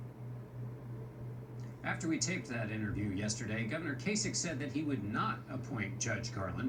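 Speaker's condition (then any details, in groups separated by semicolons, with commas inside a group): No condition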